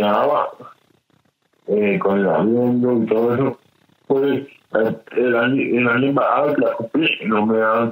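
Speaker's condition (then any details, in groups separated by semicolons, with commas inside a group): Cerebral palsy; affects movement and speech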